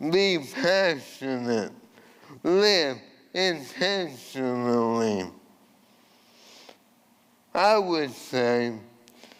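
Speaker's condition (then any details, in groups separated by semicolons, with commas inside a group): ALS; voice changed from earlier resonant voice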